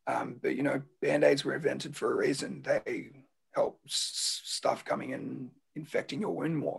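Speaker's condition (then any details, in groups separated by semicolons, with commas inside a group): Laryngeal cancer; monthly checkups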